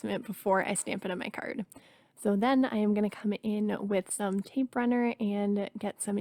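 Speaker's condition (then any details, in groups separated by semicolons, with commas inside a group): No condition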